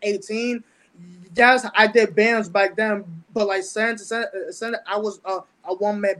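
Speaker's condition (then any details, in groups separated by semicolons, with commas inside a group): Stuttering; mild stutter since about age 10, born with intellectual learning disability, on autism spectrum; certain words don't come out, avoids talking at length on stage; repeated sounds, prolonged sounds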